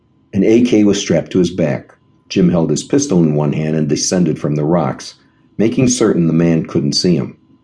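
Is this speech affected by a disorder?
No.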